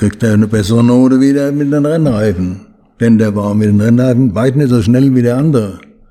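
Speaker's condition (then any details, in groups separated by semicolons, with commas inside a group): Parkinson's disease; slowed movements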